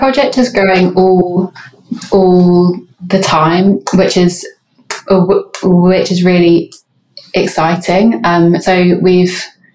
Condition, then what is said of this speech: Stuttering. You may notice that one of our guests today has a stammer.